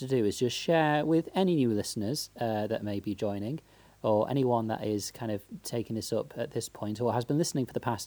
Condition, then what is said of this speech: None; typical speech.